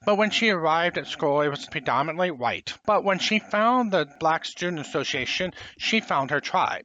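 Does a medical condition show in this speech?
Yes: profound hearing loss; congenital profound hearing loss, about 80% in one ear, 90% in other, late detection; late language development, learned to talk.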